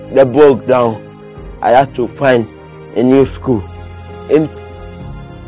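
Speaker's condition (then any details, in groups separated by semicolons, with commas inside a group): Cerebral palsy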